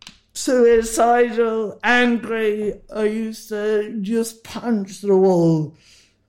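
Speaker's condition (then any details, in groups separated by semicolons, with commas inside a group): Huntington's disease; mood symptoms before medication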